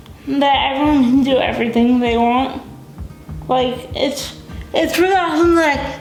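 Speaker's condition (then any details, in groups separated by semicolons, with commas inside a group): Cerebral palsy; prenatal brain injury, uses wheelchair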